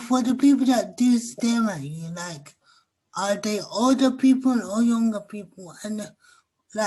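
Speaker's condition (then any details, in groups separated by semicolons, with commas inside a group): Cerebral palsy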